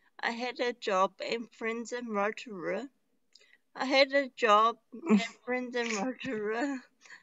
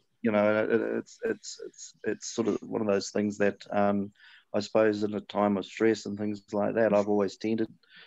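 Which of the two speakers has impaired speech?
The first: traumatic brain injury; car crash; years after car crash; relearned talking.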